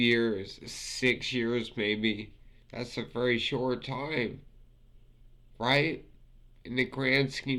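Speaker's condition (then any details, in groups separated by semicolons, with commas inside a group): Multiple sclerosis; affects fingers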